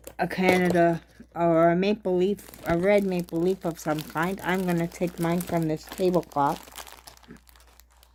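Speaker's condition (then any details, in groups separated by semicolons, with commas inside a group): Cerebral palsy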